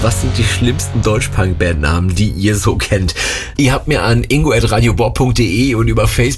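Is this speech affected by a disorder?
No.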